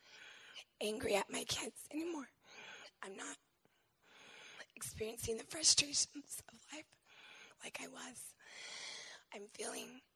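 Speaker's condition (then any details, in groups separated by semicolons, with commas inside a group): Laryngeal cancer; voice lost during fifth pregnancy, diagnosed seven months later, natural treatments, recurred, tracheostomy; only little voice left, needs microphone turned way up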